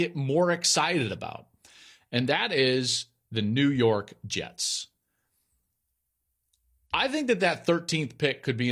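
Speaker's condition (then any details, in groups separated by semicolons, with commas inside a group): No condition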